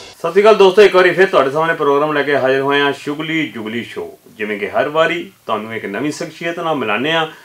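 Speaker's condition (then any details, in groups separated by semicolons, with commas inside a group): No condition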